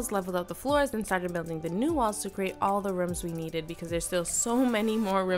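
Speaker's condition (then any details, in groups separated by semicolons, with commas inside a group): No condition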